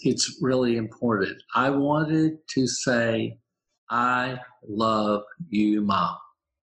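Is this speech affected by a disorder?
Yes: aphasia, apraxia, dysarthria after stroke; motor apraxia, dysarthria from stroke, lost reading and writing, doctors said would never talk; one year three months post-stroke, practices speech four hours daily, helped by St. Petersburg aphasia center; initially mute, plans each sentence, interruption loses it, mistaken for drunk, carries aphasia card.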